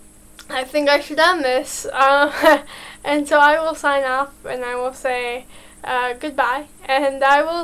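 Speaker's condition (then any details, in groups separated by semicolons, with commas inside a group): Cerebral palsy; limp; physical therapy, previously botox, pain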